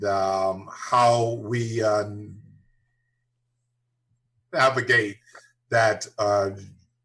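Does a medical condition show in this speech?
Yes: stuttering; silent blocks type, pretty severe on first joining National Stuttering Project in Houston; formerly a pretty severe stutter; here blocks.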